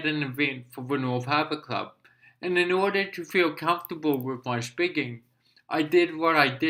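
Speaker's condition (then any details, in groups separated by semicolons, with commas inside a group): Cerebral palsy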